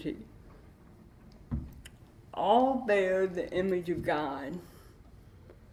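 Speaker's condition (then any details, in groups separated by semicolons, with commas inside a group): Cerebral palsy with dystonia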